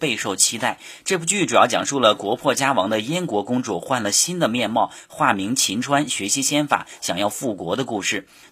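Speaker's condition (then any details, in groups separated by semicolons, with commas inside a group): No condition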